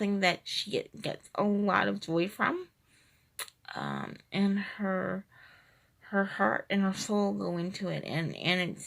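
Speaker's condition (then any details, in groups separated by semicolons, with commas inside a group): Cerebral palsy, triplegia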